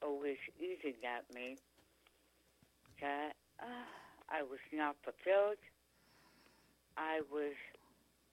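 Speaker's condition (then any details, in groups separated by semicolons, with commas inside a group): Tongue cancer; after surgery could not speak or swallow, feeding tube, now speaks pretty clearly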